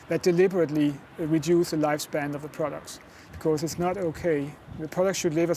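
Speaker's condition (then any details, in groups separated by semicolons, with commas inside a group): No condition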